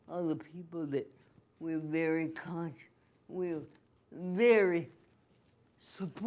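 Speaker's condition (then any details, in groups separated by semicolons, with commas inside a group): Cerebral palsy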